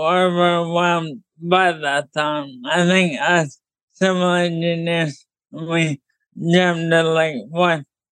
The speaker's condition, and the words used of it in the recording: ALS (motor neuron disease). It's hard to talk clearly and to move my arms and fingers.